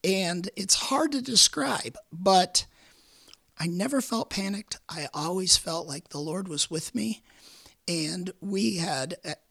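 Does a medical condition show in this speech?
Yes: repeated vocal cord surgery; 19 vocal cord surgeries, 25 surgeries total, Hodgkin's lymphoma diagnosed at age 36, cancer three times.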